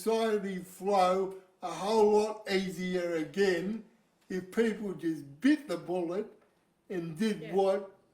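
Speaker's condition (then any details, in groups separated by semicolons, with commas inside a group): Cerebral palsy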